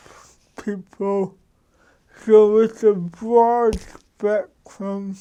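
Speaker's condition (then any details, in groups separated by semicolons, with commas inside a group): Cerebral palsy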